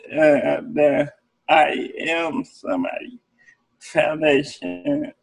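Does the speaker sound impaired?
Yes: cerebral palsy; present from birth.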